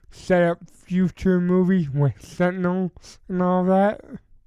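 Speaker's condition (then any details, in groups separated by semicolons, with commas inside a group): Cerebral palsy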